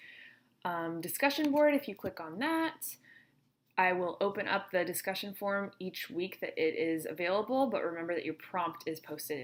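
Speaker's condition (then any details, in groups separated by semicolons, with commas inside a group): No condition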